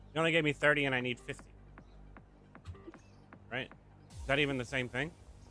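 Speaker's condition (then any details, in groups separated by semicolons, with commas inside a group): No condition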